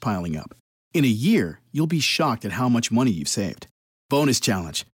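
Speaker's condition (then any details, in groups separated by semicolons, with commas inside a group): No condition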